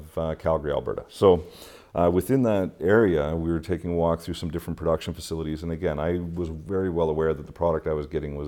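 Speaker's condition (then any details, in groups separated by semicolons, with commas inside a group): No condition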